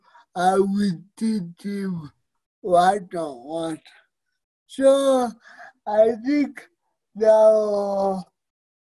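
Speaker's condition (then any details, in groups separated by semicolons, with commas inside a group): Cerebral palsy; fine motor skill challenges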